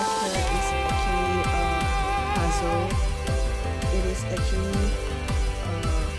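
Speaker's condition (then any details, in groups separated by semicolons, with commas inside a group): No condition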